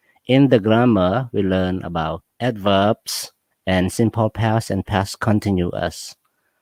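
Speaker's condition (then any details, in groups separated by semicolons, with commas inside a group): No condition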